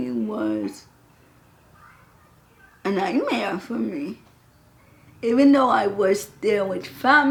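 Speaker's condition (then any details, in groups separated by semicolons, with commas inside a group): Cerebral palsy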